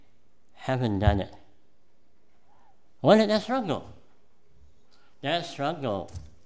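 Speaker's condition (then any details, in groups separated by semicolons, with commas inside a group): Cleft palate; congenital cleft palate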